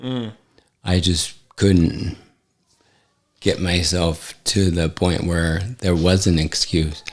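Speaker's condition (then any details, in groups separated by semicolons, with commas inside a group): ALS; affects hand function; recently diagnosed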